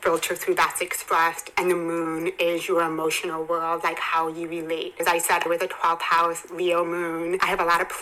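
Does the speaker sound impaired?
Yes: hearing impairment; congenital hearing impairment, hearing aids from about 17 months, further hearing loss at 27, bilateral cochlear implants.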